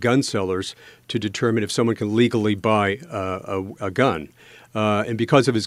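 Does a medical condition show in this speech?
No.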